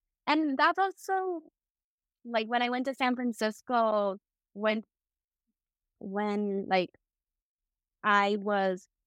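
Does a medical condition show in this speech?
Yes: stutter; stutter since early childhood, school speech therapy, worse from middle school with group presentations; hard to introduce self since childhood, stutter audible on stage, pageant start shaky then fine; here repeated words, blocks.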